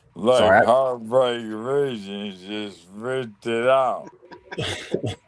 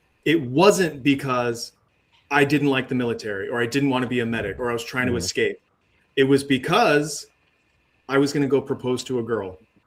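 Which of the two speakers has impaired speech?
The first: ALS; one leg affected, leg brace; no control of that leg.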